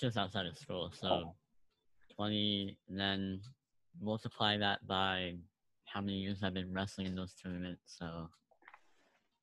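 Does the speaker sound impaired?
Yes: cleft lip; unilateral cleft lip, one side only, milder than others, 18 surgeries so far, really bad underbite.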